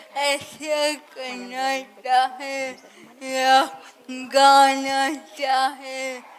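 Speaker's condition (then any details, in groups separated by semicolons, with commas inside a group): Cerebral palsy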